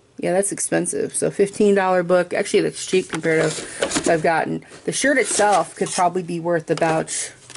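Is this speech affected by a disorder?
No.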